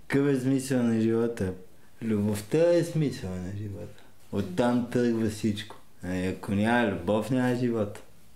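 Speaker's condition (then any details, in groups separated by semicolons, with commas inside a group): Cerebral palsy; oxygen loss at birth, stroke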